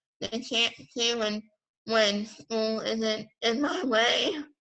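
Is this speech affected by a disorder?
Yes: pompe disease.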